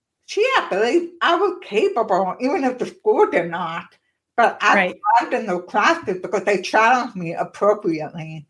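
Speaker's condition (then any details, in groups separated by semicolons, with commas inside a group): Profound deafness; born profoundly deaf, hearing aids until 30s, one cochlear implant after youngest child, weeks post-surgery dizziness; one cochlear implant aids lip reading, noise defeats it, other ear unaided, reprogrammed after upgrades; deaf accent, listeners notice, childhood speech therapy at UT Dallas Cellular Center, ended by middle school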